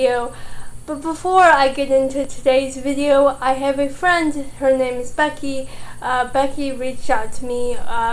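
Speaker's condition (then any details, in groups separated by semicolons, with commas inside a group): Cerebral palsy, mild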